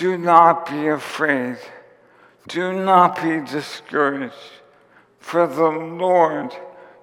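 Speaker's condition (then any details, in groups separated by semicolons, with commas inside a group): ALS; onset with tiredness and clumsiness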